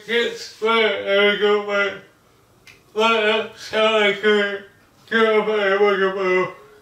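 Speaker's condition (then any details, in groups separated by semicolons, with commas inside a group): Cerebral palsy; speech disability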